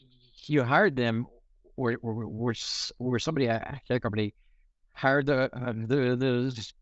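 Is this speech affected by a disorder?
Yes: stuttering; stutters in conversation, disfluencies may sound like audio buffering; here repeated sounds, repeated words.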